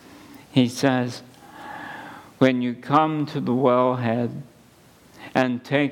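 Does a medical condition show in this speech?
Yes: ALS; under neurologist care.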